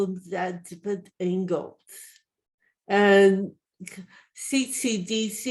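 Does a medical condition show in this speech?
Yes: cerebral palsy.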